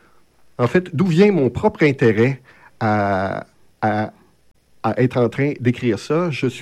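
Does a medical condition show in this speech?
Yes: stuttering; lifelong stuttering, genetic component stated, psychological and physiological wall to cross each time to speak; often unable to get words out when speaking; here repeated sounds.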